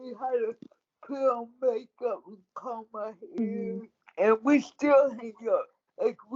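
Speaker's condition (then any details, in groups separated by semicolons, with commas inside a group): Cerebral palsy; cerebral palsy, affects walking and hands; types 21 words per minute; speech affected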